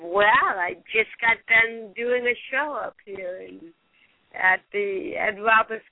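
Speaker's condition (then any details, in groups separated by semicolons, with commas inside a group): Cerebral palsy; since birth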